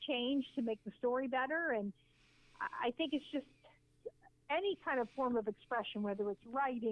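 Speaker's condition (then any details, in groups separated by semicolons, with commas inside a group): No condition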